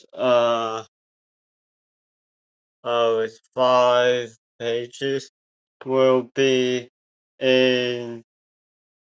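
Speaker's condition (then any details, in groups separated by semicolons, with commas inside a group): Tongue cancer surgery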